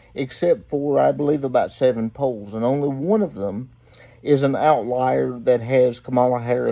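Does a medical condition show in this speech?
Yes: cerebral palsy; reports speaking clearly.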